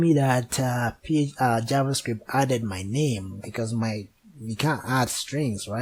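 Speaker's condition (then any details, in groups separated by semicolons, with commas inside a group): No condition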